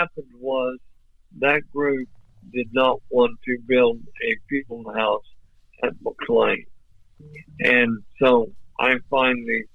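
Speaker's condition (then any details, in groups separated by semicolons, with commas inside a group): ALS; voice off but clear and understandable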